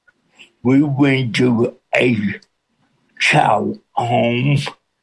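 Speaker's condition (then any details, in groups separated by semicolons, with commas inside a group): Cerebral palsy with speech impediment; speech impediment since birth, hard to understand at first, pastor John Hayes feared nobody could understand, listeners adjust within minutes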